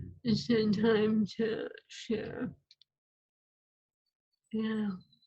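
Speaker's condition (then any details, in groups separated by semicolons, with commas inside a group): ALS; swallowing lost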